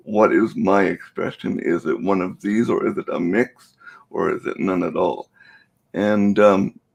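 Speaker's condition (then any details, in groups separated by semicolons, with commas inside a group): Cerebral palsy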